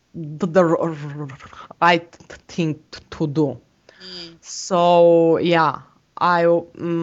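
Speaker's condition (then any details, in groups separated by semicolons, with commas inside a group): Stuttering; past speech language therapist, Toastmasters-style stuttering self-help group, speeches recorded on camera; worse in public speaking, interviews, stress, foreign languages like English, Norwegian, processing meaning; little with colleagues; repeated sounds, prolonged sounds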